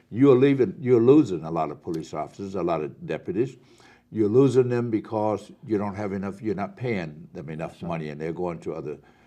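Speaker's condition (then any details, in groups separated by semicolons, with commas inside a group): No condition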